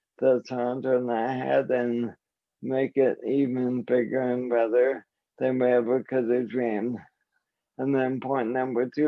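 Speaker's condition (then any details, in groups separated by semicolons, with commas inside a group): ALS; voice and hands affected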